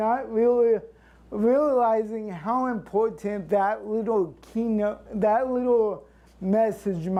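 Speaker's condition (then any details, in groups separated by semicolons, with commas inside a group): Cerebral palsy; since birth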